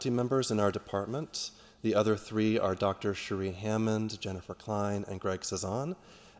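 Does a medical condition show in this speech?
No.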